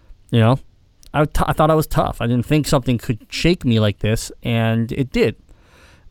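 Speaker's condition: Cleft palate; congenital cleft palate

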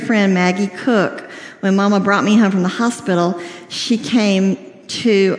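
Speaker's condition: Cleft lip and palate, severe

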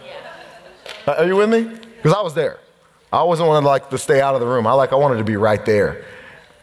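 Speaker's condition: No condition

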